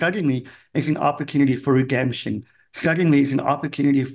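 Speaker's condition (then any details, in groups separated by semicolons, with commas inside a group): Cleft palate; congenital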